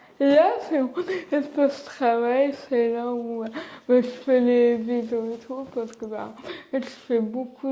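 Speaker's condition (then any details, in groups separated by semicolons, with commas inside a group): Cerebral palsy; from birth, uses wheelchair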